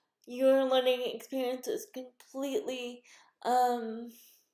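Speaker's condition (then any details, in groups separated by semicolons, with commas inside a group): Cerebral palsy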